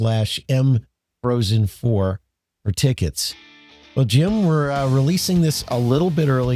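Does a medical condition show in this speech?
No.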